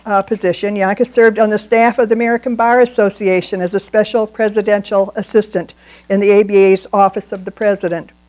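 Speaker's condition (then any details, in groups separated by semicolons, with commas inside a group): No condition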